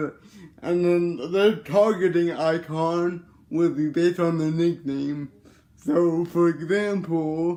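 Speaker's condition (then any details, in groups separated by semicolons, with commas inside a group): Cerebral palsy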